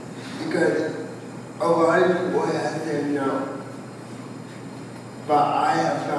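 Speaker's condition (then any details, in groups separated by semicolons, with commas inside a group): Cerebral palsy, spastic quadriplegia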